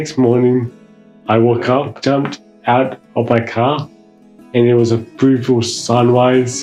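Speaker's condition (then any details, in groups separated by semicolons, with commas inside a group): Mild cerebral palsy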